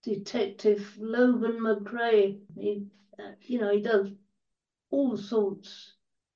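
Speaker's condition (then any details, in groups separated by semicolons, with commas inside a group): Cerebral palsy; quadriplegia, wheelchair user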